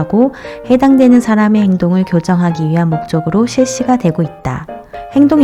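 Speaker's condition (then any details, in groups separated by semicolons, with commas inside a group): No condition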